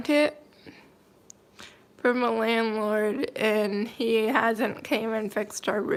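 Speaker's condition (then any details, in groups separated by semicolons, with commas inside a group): Cerebral palsy, mild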